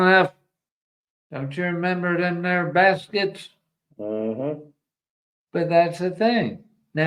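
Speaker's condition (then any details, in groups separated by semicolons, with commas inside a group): ALS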